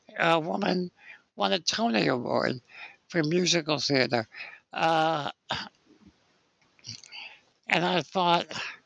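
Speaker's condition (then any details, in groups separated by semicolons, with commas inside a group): Spinal muscular atrophy; age 60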